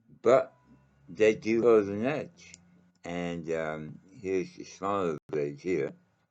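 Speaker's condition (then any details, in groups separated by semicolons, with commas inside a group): Mouth cancer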